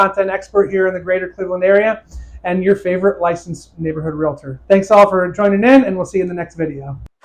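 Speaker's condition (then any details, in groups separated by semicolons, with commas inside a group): No condition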